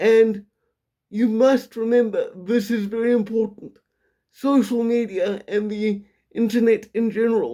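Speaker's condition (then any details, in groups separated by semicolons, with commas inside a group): Quadriplegic cerebral palsy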